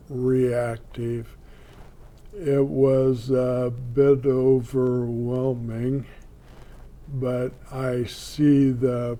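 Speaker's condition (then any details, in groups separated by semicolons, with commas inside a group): ALS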